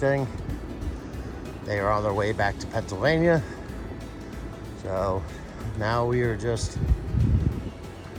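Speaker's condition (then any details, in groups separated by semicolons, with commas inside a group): No condition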